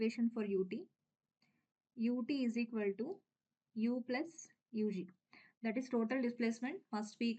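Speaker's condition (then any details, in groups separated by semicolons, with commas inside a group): No condition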